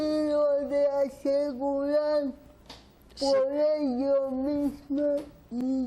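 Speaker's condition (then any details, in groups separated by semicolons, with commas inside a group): Cerebral palsy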